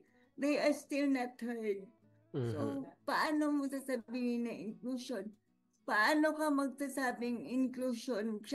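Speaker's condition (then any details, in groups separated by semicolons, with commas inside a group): Cerebral palsy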